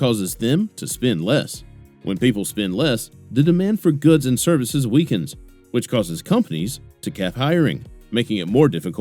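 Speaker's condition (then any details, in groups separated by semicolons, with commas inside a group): No condition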